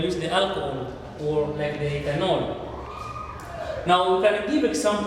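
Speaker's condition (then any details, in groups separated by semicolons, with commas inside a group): No condition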